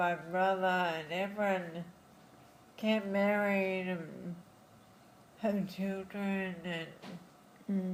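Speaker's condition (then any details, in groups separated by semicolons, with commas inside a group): Friedreich's ataxia; diagnosed in childhood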